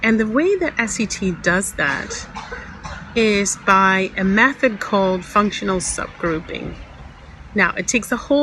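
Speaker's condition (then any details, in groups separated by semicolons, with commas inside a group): No condition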